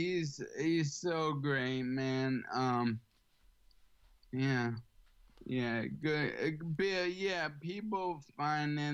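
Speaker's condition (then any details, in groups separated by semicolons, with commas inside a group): ALS; slightly slurred, has to slow down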